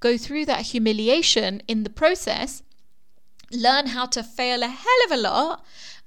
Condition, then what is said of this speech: No condition.